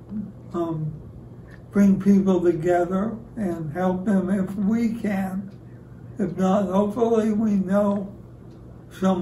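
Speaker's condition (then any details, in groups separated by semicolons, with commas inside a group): ALS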